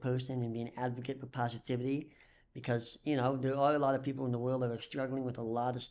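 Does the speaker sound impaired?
Yes: cleft lip and palate; nut bar (likely Nuss bar) currently placed in chest, latest surgery.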